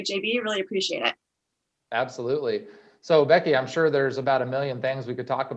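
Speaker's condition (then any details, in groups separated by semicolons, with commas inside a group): No condition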